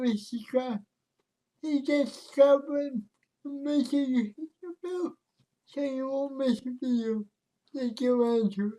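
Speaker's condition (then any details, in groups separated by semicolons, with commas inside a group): Cerebral palsy; speech affected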